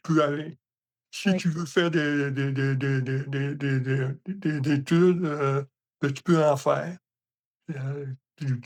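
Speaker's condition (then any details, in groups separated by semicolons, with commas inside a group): Hemiparalysis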